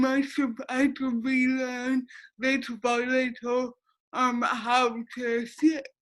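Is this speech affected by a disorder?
Yes: cerebral palsy; affects speech.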